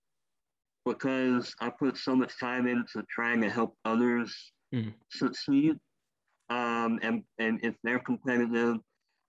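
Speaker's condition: Cleft lip and palate; congenital, former wheelchair user

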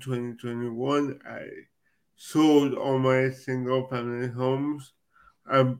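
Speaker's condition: Cerebral palsy; from birth

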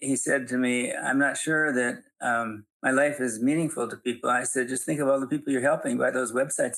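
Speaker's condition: Parkinson's; still teaching and speaking publicly

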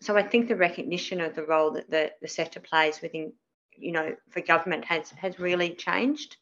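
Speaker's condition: Cleft palate; spoke differently as child

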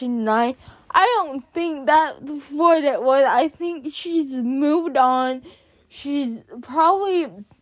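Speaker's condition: Cerebral palsy; onset before birth

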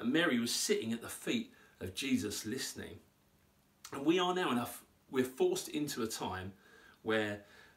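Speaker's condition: No condition

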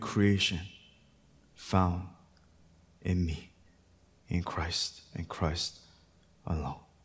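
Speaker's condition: No condition

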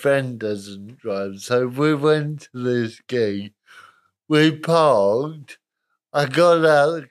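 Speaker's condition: Cerebral palsy, moderate; spastic

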